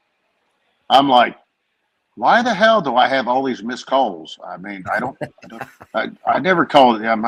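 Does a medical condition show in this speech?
No.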